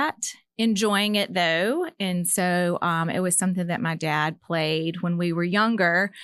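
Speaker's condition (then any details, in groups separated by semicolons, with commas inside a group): No condition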